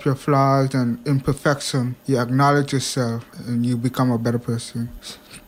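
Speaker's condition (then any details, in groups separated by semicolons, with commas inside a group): Hearing impairment; past speech impediment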